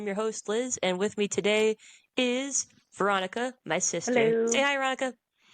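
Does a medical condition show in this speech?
No.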